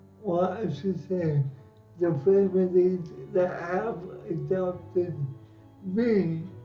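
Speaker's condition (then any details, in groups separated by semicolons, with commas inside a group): Cerebral palsy; lifelong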